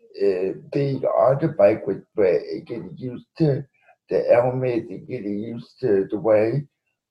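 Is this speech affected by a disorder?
Yes: cerebral palsy; quadriplegic, present from birth.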